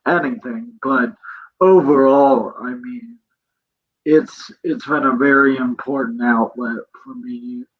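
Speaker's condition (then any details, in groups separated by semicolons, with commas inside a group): Cerebral palsy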